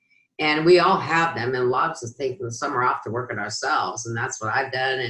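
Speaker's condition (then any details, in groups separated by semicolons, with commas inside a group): No condition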